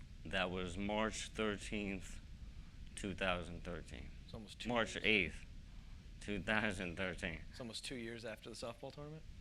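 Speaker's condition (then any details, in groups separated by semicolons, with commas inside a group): ALS; young-adult onset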